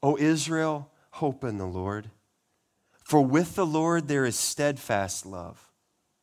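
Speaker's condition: No condition

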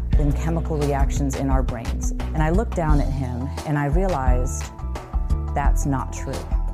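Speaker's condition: No condition

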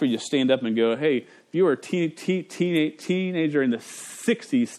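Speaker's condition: Stutter; stutter since age five, persisting through adulthood; stutters while giving a talk to parents; at times blocks and cannot say own name; repeated sounds

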